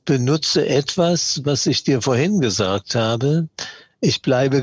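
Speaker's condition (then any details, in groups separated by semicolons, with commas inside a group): Parkinson's disease; milder course than severe cases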